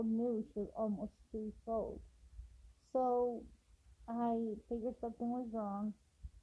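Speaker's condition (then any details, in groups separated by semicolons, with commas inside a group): Cerebral palsy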